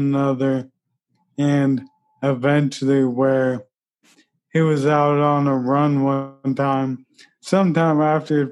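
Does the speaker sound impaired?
Yes: ALS; unable to run, uses wheelchair-specific running chair pushed by friend Bobby; pushed in running events by Bobby, training 3-4 times weekly toward marathon in running chair.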